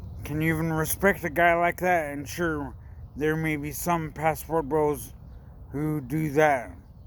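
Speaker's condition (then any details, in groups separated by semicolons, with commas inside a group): Brain injury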